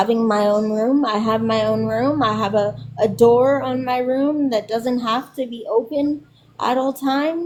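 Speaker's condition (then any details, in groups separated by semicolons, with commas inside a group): Cerebral palsy; quadriplegic; 28 years old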